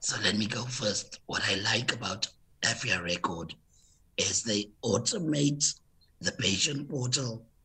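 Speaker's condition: Total laryngectomy; total laryngectomy for rare laryngeal cancer

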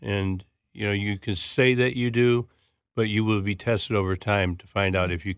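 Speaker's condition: Parkinson's disease; diagnosed within two days via Peter Secchia

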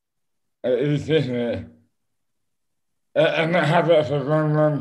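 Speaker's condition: Dystonia; neurological movement disorder, caused by repeated rugby concussions and head knocks, affects speech and hands; slurred speech as first symptom, hands later involuntarily affected

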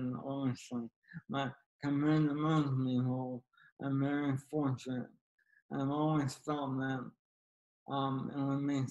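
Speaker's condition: ALS; slow progressor

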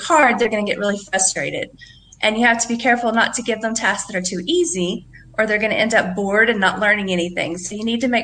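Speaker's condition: No condition

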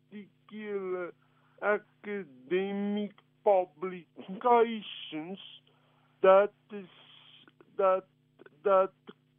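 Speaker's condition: Cerebral palsy; affects speed of communication

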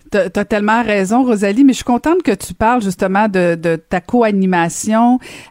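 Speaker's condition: No condition

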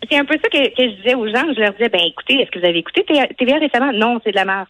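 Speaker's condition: No condition

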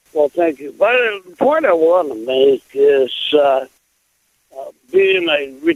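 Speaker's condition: Stroke; apologizes for presentation of speech after stroke, asks listeners to look for substance

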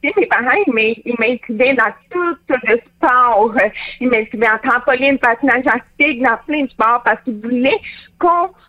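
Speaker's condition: Hearing loss with cochlear implant; hard of hearing, born deaf, total silence when implant removed in water, lip reading helps; phone understanding varies by person

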